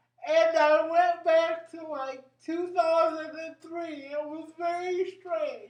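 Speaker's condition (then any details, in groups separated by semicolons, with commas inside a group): Cerebral palsy; brain injury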